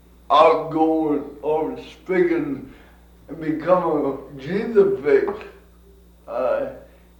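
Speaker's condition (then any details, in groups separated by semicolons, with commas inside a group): Cerebral palsy; from birth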